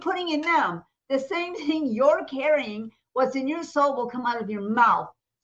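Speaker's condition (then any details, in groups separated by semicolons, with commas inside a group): No condition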